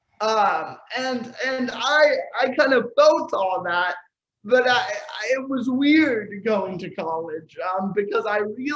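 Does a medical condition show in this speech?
Yes: cerebral palsy.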